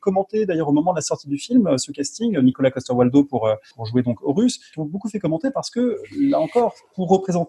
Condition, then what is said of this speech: None; typical speech.